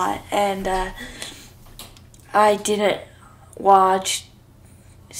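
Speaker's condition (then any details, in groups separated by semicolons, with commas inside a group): Cerebral palsy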